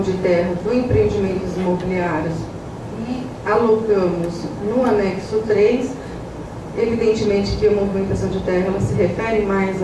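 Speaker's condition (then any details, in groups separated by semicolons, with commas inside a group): No condition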